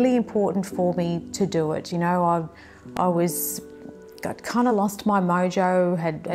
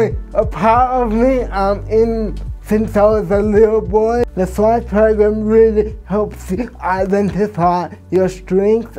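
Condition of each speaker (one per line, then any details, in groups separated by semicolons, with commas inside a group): No condition
Cerebral palsy; from birth, affects fine motor, coordination, balance, spasms, cramps; speech delayed as teenager, later improved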